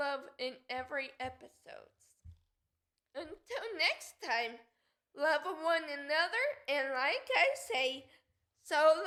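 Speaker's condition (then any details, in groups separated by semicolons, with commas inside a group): Cerebral palsy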